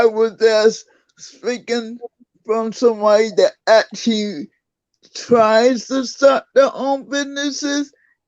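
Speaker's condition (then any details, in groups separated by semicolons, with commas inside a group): Cerebral palsy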